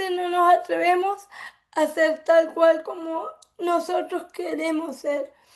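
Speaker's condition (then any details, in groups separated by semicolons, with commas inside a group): Cerebral palsy; from birth; affects speech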